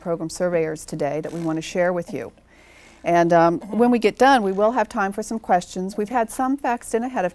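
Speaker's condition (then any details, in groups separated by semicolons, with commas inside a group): No condition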